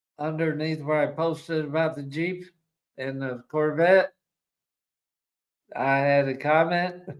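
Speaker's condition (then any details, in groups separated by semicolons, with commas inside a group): ALS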